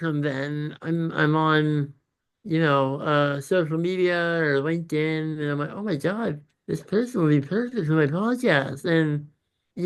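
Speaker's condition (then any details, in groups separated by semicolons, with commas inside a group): Congenital muscular dystrophy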